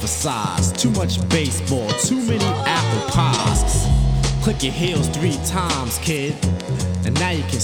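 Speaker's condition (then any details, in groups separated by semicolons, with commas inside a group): No condition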